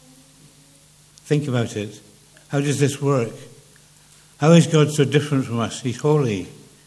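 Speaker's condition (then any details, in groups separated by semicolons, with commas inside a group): Parkinson's; speech less clear than before for some years; has learned to manage speech more carefully, invites listeners to flag anything unclear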